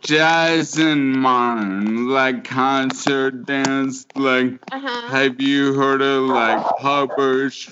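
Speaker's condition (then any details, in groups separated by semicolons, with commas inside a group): Motor neuron disease; can no longer dance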